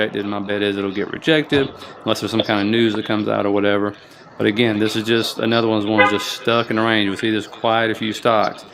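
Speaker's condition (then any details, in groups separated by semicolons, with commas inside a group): No condition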